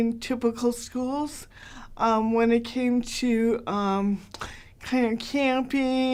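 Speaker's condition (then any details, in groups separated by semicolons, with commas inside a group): Cerebral palsy; very mild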